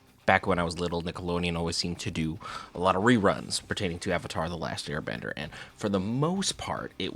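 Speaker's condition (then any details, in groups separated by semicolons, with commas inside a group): No condition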